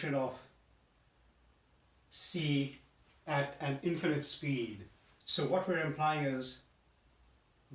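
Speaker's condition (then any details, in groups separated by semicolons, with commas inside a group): No condition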